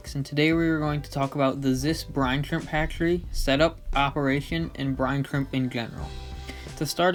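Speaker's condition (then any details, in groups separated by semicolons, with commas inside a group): No condition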